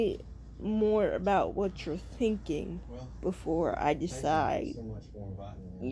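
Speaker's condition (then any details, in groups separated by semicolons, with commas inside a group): Cerebral palsy; sounds out of breath after therapy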